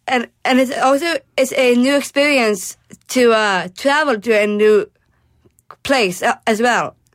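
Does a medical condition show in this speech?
Yes: Down syndrome; described as speaking eloquently, speaks publicly on Special Olympics' behalf.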